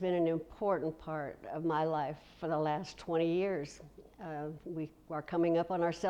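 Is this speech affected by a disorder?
No.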